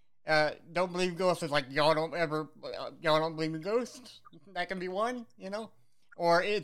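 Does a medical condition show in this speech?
Yes: cerebral palsy; cerebral palsy since birth, knee pain.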